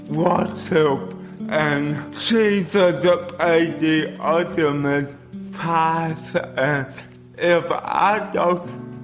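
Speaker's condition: Cerebral palsy; daily tasks harder than for others

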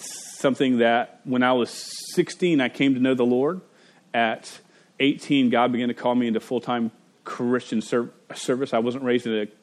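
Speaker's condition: Stutter; stutter since age five, persisting through adulthood; at times blocks and cannot say own name; repeated sounds, prolonged sounds

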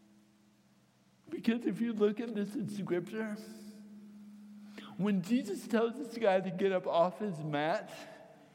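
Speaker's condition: Cerebral palsy, mild; typewriter for writing

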